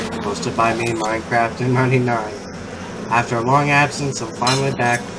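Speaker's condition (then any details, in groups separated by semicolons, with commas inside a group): No condition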